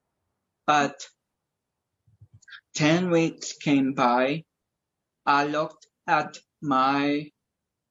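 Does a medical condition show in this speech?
Yes: cerebral palsy; cause: slightly wrapped around neck, affects balance, speech, coordination, childhood walker, wheelchair, crutches, leg braces, helmet, frequent falls; age 31, free of helmet and braces.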